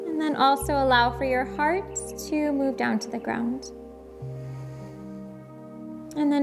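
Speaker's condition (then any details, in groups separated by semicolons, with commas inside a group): No condition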